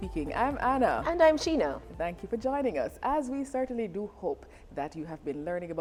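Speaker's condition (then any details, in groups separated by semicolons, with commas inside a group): No condition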